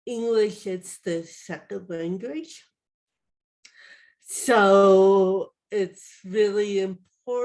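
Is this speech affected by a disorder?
Yes: cerebral palsy.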